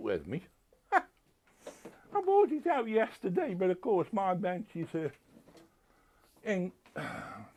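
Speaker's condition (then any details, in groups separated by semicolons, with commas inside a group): No condition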